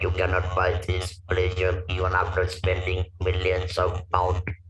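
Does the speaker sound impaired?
Yes: laryngectomy for vocal cord cancer, stage 4 vocal cord cancer; speaks with electrolarynx; lost natural voice, hoarse then whispering, wrote 3 months, robotic electrolarynx voice, no pitch or emotion.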